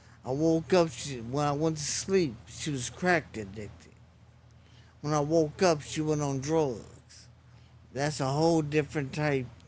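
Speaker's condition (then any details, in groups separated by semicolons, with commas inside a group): Traumatic brain injury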